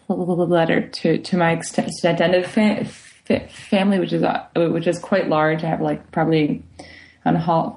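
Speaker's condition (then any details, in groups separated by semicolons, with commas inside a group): Stuttering; formerly unknown to many relatives, making changes around AAS; big blocks, stops and exhales during blocks, long repetitive stutters, often anticipates stutter before words; repeated sounds, repeated words, prolonged sounds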